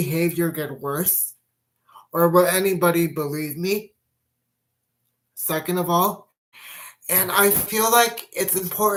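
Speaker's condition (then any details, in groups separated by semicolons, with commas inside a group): Cerebral palsy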